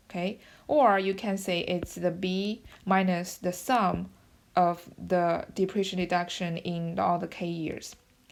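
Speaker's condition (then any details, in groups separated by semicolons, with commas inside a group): No condition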